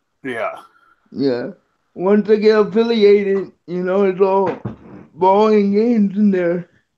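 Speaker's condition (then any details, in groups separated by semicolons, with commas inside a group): Cerebral palsy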